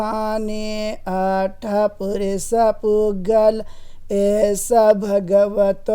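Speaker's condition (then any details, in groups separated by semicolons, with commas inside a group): No condition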